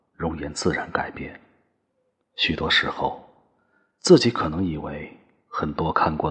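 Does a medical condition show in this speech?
No.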